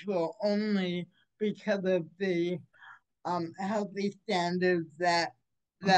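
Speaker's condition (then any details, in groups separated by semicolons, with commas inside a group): Cerebral palsy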